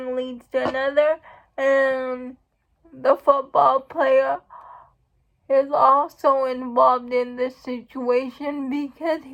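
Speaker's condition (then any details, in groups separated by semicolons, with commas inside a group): Cerebral palsy; uses wheelchair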